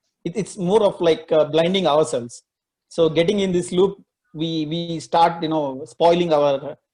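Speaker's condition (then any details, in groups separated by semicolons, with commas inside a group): No condition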